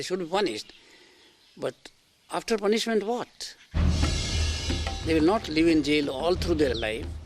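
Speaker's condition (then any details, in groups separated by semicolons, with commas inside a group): No condition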